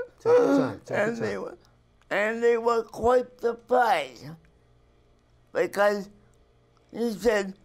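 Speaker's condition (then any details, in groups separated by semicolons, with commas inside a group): Cerebral palsy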